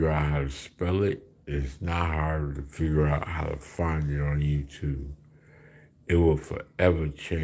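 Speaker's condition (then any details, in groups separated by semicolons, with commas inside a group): Slurred speech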